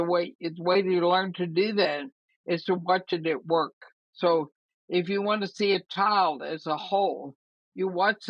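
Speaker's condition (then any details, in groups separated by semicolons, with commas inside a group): ALS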